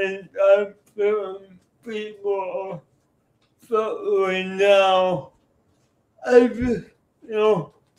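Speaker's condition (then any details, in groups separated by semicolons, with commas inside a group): Cerebral palsy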